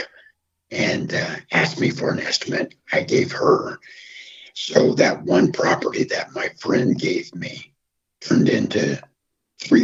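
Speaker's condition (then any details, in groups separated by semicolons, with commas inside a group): Throat cancer, half voicebox, partial laryngectomy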